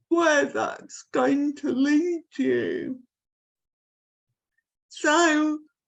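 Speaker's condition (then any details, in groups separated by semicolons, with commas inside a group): Cerebral palsy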